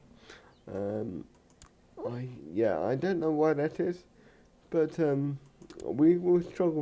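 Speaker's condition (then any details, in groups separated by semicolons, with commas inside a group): Cerebral palsy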